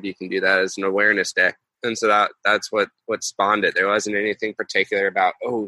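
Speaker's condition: No condition

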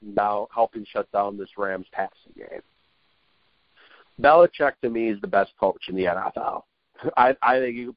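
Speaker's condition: No condition

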